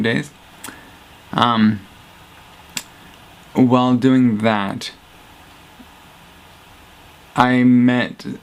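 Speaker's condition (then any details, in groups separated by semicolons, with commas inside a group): Traumatic brain injury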